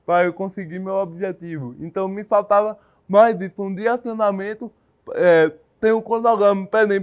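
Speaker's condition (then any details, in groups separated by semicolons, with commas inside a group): Cerebral palsy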